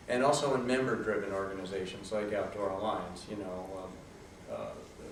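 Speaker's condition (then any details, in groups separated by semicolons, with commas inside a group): No condition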